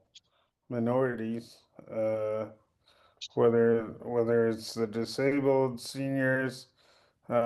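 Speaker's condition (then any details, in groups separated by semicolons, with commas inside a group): Cerebral palsy; since birth, birth complications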